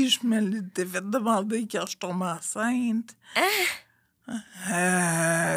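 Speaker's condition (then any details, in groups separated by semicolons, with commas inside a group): Friedreich's ataxia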